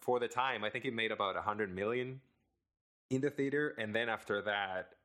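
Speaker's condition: No condition

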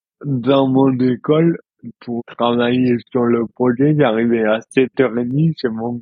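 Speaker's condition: Dystonia; neurological movement disorder, present since birth, rare, affects fine motor skills, judo from age three to offset motor troubles; 24 years old, about 24 years since onset; speech difficulties

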